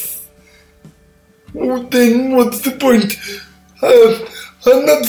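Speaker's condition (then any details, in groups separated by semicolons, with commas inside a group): Cerebral palsy; speech impairment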